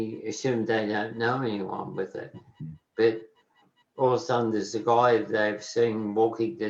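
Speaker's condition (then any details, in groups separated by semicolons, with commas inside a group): Motor neurone disease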